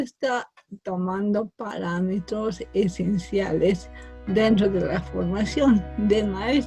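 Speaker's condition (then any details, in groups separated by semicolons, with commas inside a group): Cerebral palsy from birth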